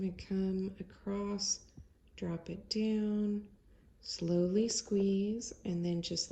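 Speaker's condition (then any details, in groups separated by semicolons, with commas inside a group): No condition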